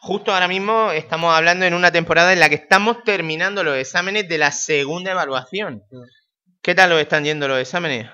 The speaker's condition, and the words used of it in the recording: None; typical speech.